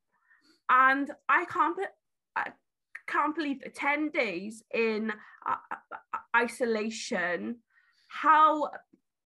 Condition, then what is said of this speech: Stuttering. I mean, it has affected my stutter incredibly.